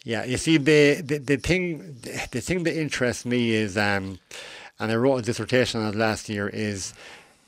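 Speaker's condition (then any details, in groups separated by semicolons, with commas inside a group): Cleft lip and palate; congenital cleft lip and palate, facial difference, operations from early childhood, last surgery at age 17, deviated septum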